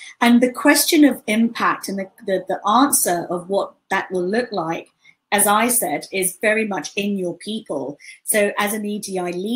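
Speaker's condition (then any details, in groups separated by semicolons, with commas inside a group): No condition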